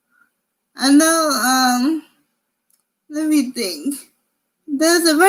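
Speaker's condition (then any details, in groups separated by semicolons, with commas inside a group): Cerebral palsy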